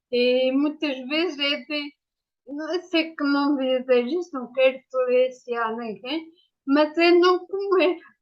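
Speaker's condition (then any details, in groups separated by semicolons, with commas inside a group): Ataxia after brain injury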